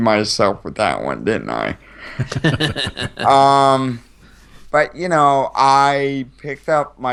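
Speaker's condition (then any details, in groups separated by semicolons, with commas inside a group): Cerebral palsy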